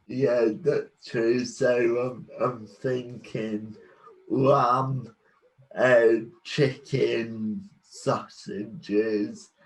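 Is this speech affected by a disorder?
Yes: cerebral palsy.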